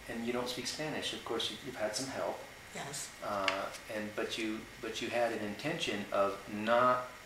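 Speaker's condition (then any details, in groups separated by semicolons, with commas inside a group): No condition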